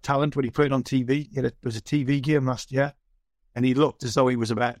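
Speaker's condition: No condition

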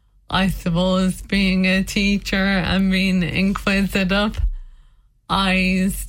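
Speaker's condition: Motor neurone disease; began with fatigue and struggling with physical tasks

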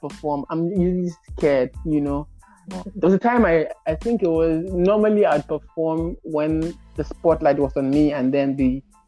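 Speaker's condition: Stammer; poor at fast rapped spoken word, speaks slowly and carefully, fast speech disrupts flow; repeated sounds, repeated words

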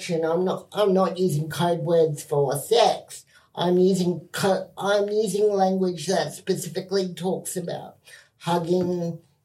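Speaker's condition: Cerebral palsy; spastic quadriplegia, physical disability

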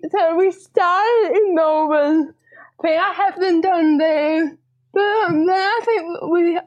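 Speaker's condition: Cerebral palsy, diplegia; spastic diplegia, hands mildly

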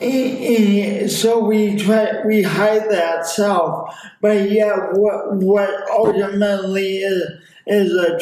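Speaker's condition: Speech impediment; lifelong speech impediment affecting speech and body coordination

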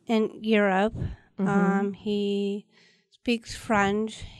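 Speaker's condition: Down syndrome; present since birth

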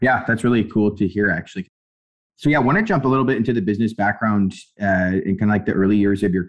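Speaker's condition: No condition

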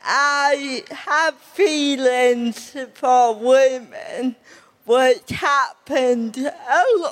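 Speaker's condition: Cerebral palsy; since childhood, occasional dribble on chin, mouth held a certain way, fell on stage at Royal Albert Hall; slow speech, takes long to say words such as cerebral

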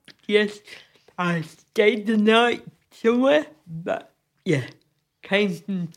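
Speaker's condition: Cerebral palsy; loses balance often

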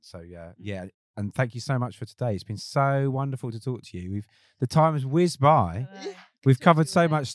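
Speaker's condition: No condition

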